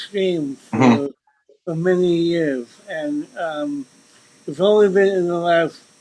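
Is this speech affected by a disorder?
Yes: cerebral palsy; speech impediment.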